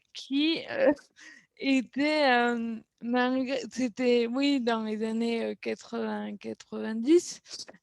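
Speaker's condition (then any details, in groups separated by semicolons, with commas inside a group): Cerebral palsy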